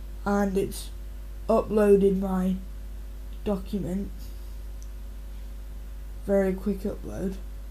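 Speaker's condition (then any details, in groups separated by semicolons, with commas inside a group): Cerebral palsy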